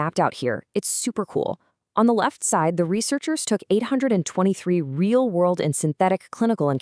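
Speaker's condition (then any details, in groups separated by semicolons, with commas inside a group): No condition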